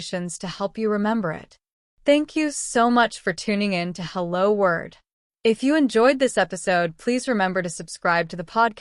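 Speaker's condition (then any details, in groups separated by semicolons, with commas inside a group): No condition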